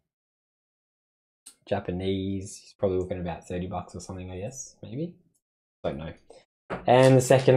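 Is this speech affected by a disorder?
No.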